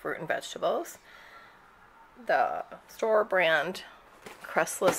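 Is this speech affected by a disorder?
No.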